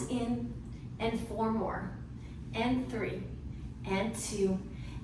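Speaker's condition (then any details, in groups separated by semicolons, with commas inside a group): No condition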